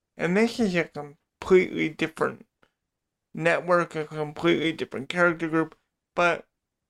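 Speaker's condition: Cerebral palsy, spastic quadriplegia

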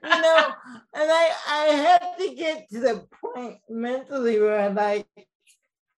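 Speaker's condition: Cerebral palsy, mild; speech mildly affected

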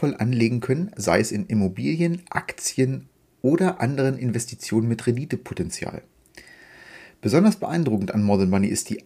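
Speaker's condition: No condition

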